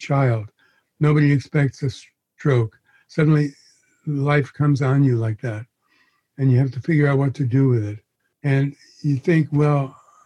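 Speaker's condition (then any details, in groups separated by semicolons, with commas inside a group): Parkinson's disease; onset around 81st birthday, face frozen like a mask at diagnosis, confirmed by neurologist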